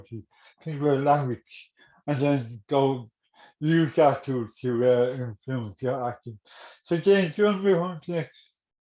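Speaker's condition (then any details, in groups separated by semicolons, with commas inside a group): Cerebral palsy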